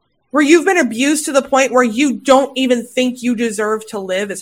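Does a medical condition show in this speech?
No.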